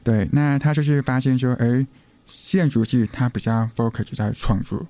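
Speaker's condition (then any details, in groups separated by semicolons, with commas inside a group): Hearing impairment; says can speak well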